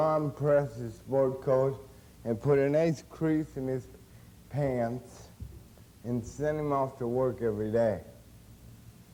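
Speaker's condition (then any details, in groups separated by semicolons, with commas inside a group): Cerebral palsy; since birth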